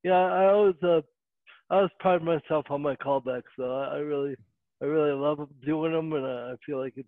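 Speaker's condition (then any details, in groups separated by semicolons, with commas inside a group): Cerebral palsy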